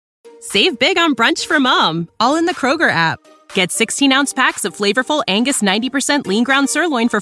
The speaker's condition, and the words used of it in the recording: None; typical speech.